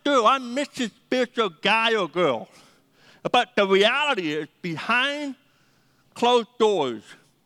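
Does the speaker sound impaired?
Yes: deafness; 80% deaf.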